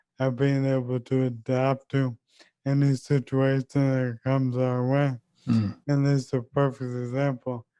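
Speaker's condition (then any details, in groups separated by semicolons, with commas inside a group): ALS; leg onset, speech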